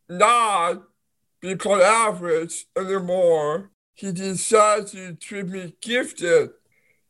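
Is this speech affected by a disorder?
Yes: Down syndrome; heart repair at 5 months for two holes.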